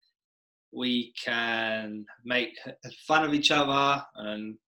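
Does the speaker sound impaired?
Yes: stutter; stutter from very young age, persisting into adolescence and adulthood, weekly traditional speech therapy, therapist advised slowing down; currently working on speech, has attended a couple of Toastmasters meetings; here prolonged sounds.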